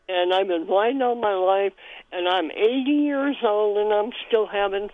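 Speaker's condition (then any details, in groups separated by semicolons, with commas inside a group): Cleft palate; congenital cleft palate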